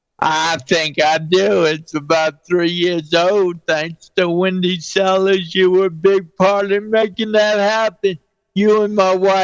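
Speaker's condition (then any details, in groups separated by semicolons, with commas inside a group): Cerebral palsy; 49 years with condition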